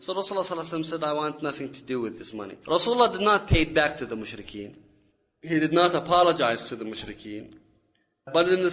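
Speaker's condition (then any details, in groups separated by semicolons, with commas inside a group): No condition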